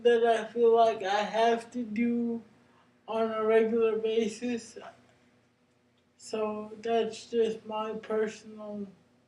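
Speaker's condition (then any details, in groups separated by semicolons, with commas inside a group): Cerebral palsy; brain injury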